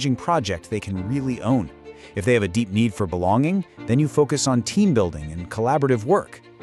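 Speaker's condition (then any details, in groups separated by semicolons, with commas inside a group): No condition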